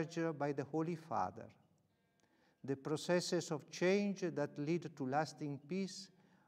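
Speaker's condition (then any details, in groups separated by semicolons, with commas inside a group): No condition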